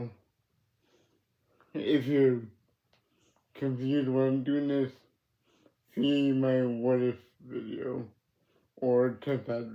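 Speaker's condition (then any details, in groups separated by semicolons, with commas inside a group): Cerebral palsy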